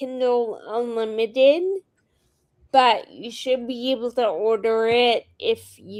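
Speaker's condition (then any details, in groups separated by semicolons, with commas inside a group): Friedreich's ataxia; handwriting and speech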